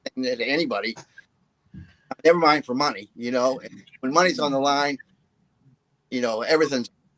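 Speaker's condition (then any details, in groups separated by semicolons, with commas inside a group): No condition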